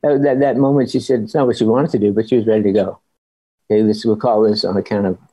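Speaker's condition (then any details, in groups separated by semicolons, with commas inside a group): Parkinson's disease; age 59, walking still impaired after spinal surgery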